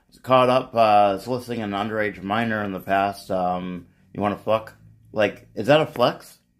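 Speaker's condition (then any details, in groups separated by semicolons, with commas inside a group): No condition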